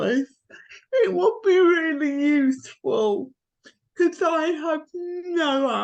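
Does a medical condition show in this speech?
Yes: cerebral palsy.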